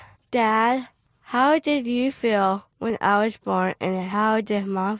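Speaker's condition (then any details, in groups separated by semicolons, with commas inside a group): Down syndrome; congenital, identified soon after birth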